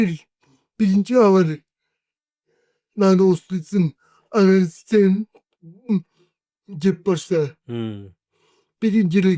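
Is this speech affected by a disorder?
Yes: cerebral palsy; 40 years with condition.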